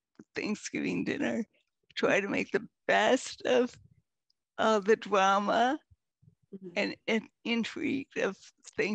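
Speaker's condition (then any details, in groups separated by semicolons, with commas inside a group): Multiple sclerosis; over 20 years, still progressing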